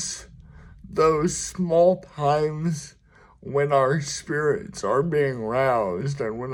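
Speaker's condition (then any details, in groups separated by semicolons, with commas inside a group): Cerebral palsy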